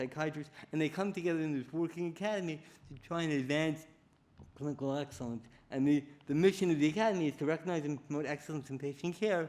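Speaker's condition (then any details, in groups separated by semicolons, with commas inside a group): Cerebral palsy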